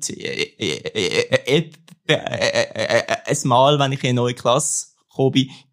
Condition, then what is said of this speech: Stuttering. Also wenn man so will, ist es natürlich so, dass mich mein Stottern in gewissen Situationen beeinträchtigt.